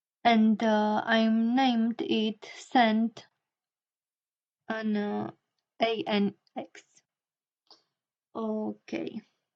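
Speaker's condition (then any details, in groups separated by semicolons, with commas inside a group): No condition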